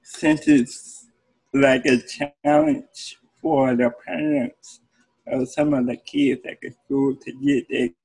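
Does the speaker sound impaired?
Yes: cerebral palsy; present from birth, therapists involved in upbringing.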